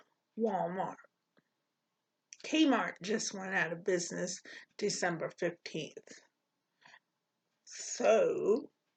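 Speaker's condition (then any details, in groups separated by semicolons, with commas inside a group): Cerebral palsy; poor balance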